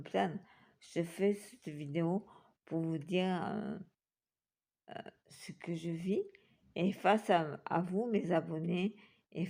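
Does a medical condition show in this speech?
Yes: multiple sclerosis; back pain cuts off breathing.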